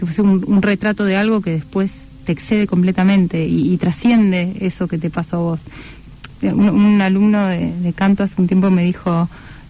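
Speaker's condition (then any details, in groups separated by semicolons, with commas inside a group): No condition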